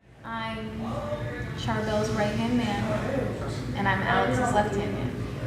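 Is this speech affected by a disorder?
No.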